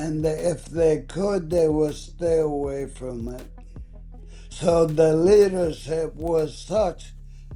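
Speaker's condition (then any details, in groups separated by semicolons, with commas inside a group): ALS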